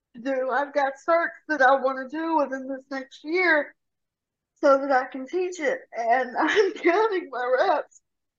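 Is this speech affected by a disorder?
Yes: cerebral palsy; severe rotator cuff tear.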